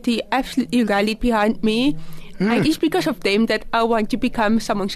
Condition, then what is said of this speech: Deafness. And that is why I actually speak a bit in the back of my throat.